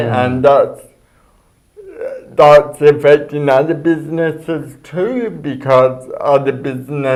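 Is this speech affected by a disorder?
Yes: cerebral palsy; speech.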